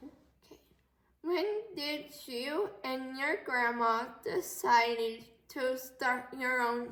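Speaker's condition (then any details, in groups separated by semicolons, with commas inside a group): Cerebral palsy; affects muscles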